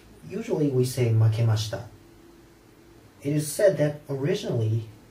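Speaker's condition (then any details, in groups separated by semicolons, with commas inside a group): No condition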